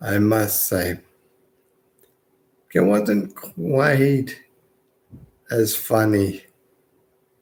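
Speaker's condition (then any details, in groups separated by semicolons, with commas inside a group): Multiple sclerosis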